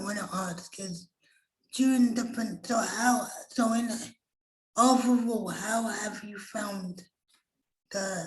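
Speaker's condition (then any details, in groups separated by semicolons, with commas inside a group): Cerebral palsy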